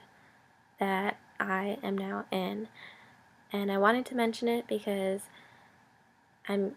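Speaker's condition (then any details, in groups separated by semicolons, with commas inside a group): No condition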